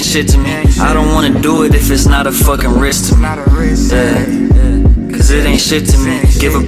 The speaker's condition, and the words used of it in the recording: None; typical speech.